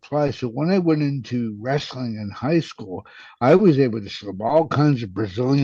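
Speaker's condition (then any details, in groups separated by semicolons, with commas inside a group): Cerebral palsy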